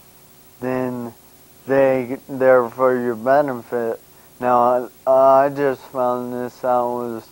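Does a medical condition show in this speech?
Yes: brain injury.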